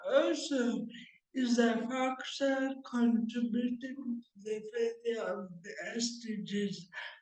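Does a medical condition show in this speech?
Yes: cerebral palsy.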